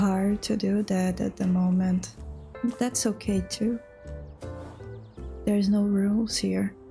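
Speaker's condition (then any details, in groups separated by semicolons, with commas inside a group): No condition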